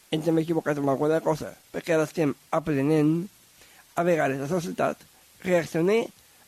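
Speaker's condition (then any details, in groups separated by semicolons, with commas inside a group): Down syndrome; different learning pace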